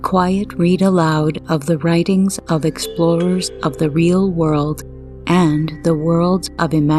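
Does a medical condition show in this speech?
No.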